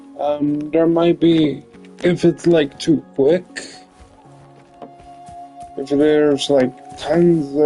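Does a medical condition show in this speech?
Yes: cerebral palsy; limbs affected.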